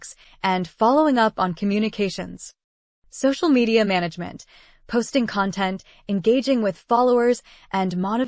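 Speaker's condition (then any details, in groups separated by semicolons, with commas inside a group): No condition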